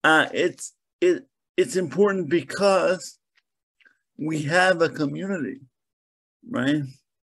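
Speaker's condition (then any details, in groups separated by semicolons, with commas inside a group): Cerebral palsy; mainly lower limbs affected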